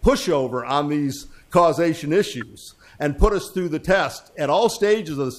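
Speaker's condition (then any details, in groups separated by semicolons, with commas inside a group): No condition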